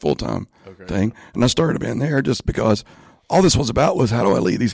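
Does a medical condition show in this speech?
Yes: spasmodic dysphonia; in speech therapy with doctors, band crowns off for medical year.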